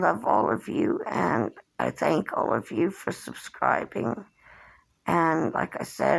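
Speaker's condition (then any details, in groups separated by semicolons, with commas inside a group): Cerebral palsy; since birth, hand tremors; age 57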